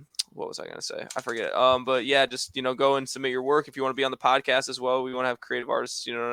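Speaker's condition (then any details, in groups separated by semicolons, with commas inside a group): No condition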